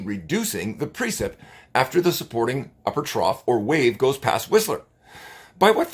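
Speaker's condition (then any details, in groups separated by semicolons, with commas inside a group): No condition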